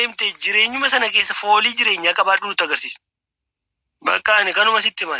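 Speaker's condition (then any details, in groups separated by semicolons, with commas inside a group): No condition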